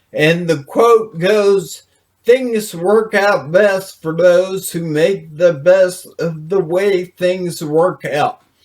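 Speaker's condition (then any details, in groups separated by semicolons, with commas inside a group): Brain injury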